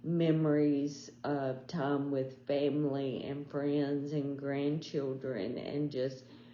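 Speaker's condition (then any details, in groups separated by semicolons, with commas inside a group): ALS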